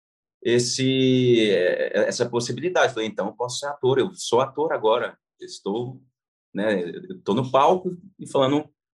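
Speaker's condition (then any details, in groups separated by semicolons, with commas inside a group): Stuttering; since early childhood, cause unknown, severe until age 19-20, long speech therapy, theatre helped; still stutters, greatly improved, stutter returns when talking about stuttering; syllable repetitions, worse when nervous, almost none with memorized text; repeated sounds, repeated words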